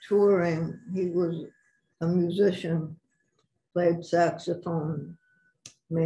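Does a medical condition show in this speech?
Yes: Parkinson's; about six years since onset.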